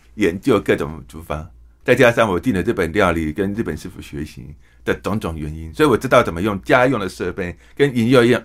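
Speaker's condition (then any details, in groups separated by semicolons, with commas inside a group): Hearing impairment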